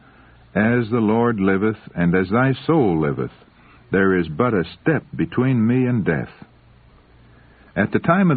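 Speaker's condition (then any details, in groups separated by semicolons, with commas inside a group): No condition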